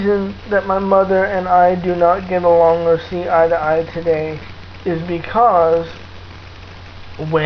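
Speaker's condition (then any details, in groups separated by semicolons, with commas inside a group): Cerebral palsy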